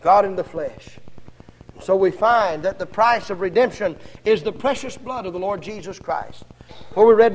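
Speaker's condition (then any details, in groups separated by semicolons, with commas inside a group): No condition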